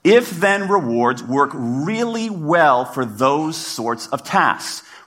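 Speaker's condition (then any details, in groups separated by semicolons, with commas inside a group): No condition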